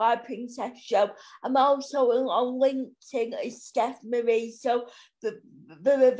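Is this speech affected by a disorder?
Yes: cerebral palsy.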